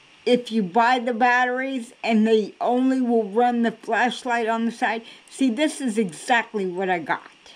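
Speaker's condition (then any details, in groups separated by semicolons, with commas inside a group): Cerebral palsy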